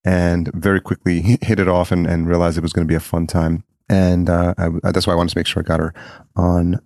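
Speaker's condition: No condition

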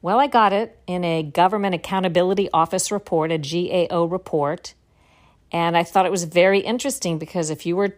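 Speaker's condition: No condition

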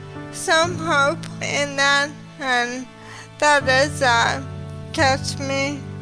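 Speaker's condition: ALS; quickly progressed to walking with cane

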